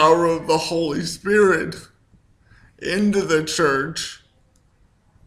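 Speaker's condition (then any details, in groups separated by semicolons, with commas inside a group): Cerebral palsy; speaks slower at times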